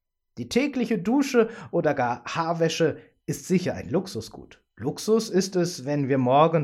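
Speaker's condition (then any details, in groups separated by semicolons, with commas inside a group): No condition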